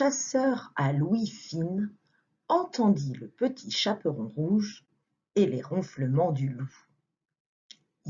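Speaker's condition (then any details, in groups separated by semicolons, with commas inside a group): No condition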